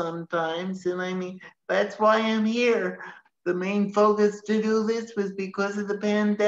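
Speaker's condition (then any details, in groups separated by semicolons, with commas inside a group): Cerebral palsy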